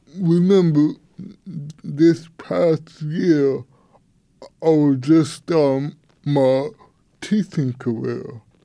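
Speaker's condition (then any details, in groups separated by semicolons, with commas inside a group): Cerebral palsy; congenital, tight muscles, affects walking and hands, takes medication, physical therapy for hands; medication taken this morning; affects speaking, would be very hard to understand without medication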